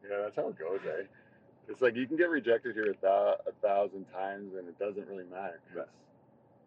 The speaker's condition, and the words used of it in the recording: None; typical speech.